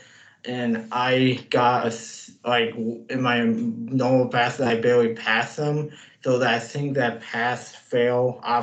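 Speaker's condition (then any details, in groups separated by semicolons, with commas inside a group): Cerebral palsy; severe difficulty writing and typing, relies on speaking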